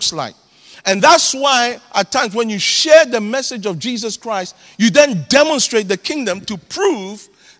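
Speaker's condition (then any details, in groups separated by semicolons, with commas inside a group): No condition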